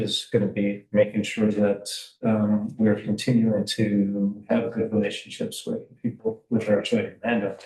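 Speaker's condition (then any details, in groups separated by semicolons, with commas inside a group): No condition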